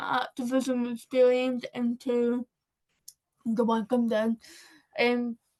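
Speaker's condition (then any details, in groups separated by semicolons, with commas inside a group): Cerebral palsy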